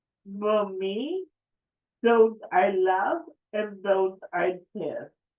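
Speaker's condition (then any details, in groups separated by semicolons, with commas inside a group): Cerebral palsy; affects speech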